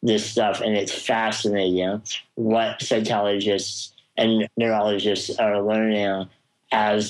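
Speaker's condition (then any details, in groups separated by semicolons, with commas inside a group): Spinal muscular atrophy; congenital, progressive muscle wasting, legs, arms, jaw, tongue, never crawled, sat or walked unassisted, wheelchair since about two; wheelchair user, cannot move self, can be moved by others; jaw and tongue weakness affects talking, sounds mumbly, at times difficult to understand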